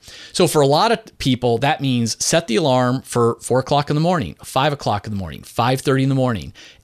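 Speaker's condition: No condition

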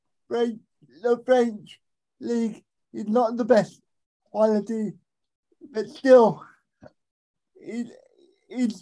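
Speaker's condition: Cerebral palsy; arms affected

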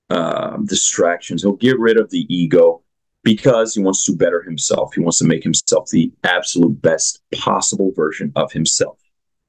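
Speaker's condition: No condition

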